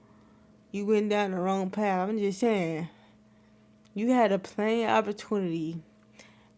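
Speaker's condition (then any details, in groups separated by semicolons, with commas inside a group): Cerebral palsy; wheelchair user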